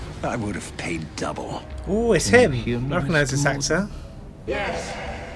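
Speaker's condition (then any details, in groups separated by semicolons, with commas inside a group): No condition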